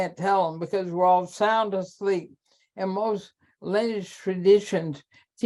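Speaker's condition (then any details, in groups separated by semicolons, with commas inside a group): ALS; terminal, cannot handwrite, can still type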